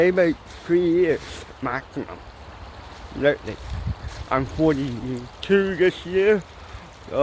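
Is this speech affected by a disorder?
Yes: cerebral palsy; mild, ataxic type.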